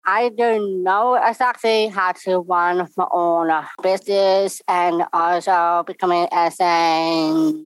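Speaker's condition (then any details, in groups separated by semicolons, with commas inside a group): Down syndrome; congenital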